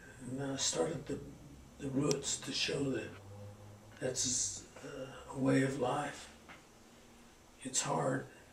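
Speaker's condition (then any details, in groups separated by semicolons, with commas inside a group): Parkinson's; slowing down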